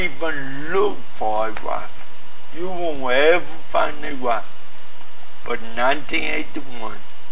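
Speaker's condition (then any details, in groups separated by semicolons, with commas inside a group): Cerebral palsy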